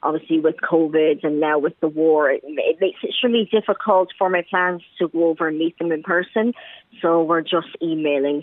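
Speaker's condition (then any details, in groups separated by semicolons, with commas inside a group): Cleft palate; affected walking and eating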